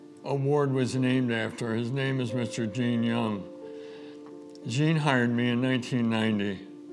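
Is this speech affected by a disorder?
Yes: ALS; diagnosed almost two years ago.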